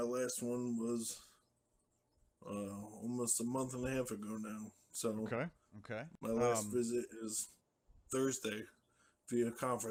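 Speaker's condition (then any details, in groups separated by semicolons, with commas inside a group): ALS; diagnosed over a year ago, symptoms two years, slightly progressed; slurring some words early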